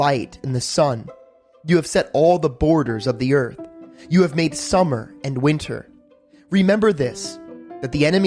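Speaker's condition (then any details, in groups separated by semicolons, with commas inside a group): No condition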